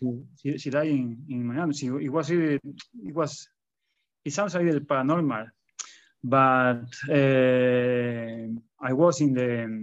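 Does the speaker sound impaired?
Yes: stuttering; stutter in public speaking, attributed to lifelong shyness and introversion; stutters a lot when talking in public; here repeated sounds, repeated words, blocks.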